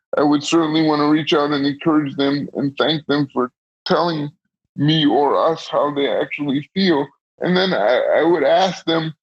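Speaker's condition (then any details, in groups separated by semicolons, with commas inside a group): Cerebral palsy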